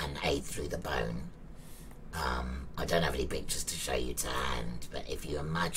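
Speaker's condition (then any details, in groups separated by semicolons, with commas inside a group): Laryngectomy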